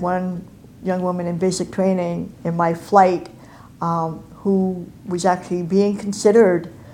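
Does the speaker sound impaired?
Yes: cleft palate and cleft lip; congenital, facial reconstruction at Lackland, mouth wired shut 12 weeks, over 30 years ago.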